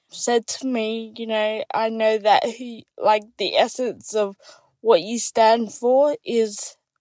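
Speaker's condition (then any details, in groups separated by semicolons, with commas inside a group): Cerebral palsy; diagnosed with cerebral palsy after birth in New Zealand, complex medical needs from childhood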